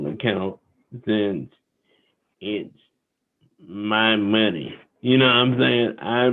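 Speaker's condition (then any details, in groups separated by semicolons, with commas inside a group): Cerebral palsy; wheelchair user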